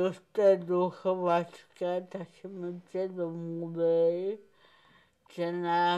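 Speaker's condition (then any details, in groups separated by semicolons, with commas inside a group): Cerebral palsy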